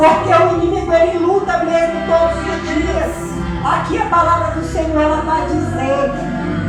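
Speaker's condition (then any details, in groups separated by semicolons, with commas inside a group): No condition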